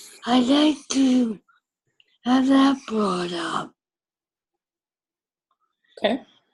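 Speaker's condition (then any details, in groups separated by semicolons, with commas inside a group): Cerebral palsy and ataxia; cerebral palsy and ataxia, tracheostomy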